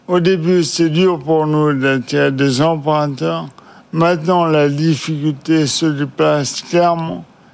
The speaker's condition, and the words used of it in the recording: ALS (motor neuron disease). Donc forcément, quand je viens face à vous, j'ai une voix difficile.